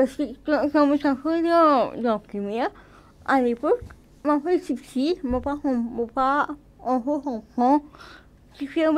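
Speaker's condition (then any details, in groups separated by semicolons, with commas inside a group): Cerebral palsy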